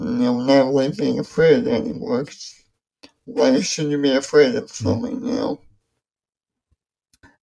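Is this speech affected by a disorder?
Yes: ALS; amyotrophic lateral sclerosis diagnosed August 2011 at age 27, symptoms began before diagnosis, progressive muscle weakness; affects mouth function, reading aloud affected, apologizes for speech, host takes over reading.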